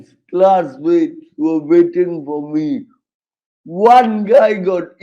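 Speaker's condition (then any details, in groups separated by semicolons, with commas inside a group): Cerebral palsy, severe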